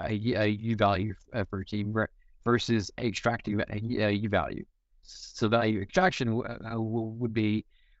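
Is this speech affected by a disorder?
Yes: stuttering; stutters in conversation, disfluencies may sound like audio buffering; here repeated sounds, prolonged sounds.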